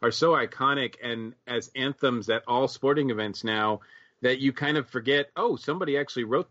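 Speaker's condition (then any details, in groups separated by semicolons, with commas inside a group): No condition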